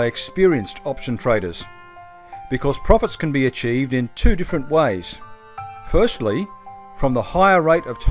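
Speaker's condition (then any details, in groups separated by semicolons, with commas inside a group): No condition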